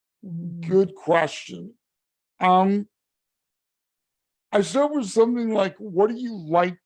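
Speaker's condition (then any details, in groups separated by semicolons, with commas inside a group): Cerebral palsy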